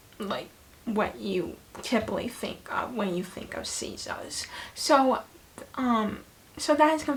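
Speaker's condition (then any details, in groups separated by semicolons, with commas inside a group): Hemiplegic cerebral palsy; right hemiplegia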